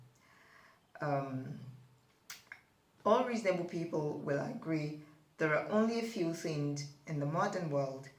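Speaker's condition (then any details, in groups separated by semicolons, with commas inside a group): No condition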